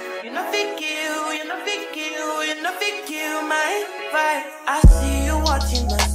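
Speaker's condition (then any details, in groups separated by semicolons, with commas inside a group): No condition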